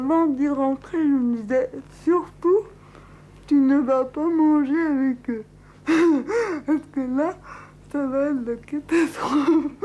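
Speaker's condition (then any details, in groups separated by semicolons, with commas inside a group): Cerebral palsy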